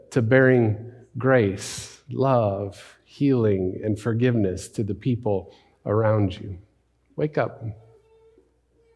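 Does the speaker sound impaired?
No.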